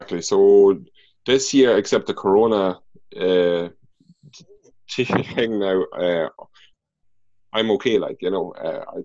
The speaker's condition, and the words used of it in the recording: Stuttering. Now I still stutter, and I will stutter continuously there and there, like a bit, you know, but it improved a lot, like, so.